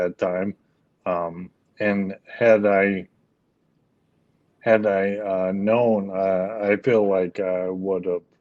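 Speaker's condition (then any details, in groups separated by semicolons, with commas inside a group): ALS; leg onset, later arm weakness; speech issues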